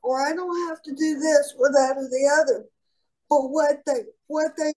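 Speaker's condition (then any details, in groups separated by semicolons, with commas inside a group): Cerebral palsy; from birth, highly mobile, largely independent, falls, shoulder dislocates lifting heavy, declined physical therapy, trains mace and clubs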